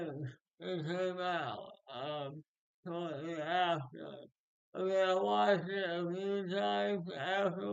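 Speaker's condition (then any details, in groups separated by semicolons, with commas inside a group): Speech impairment after birth surgery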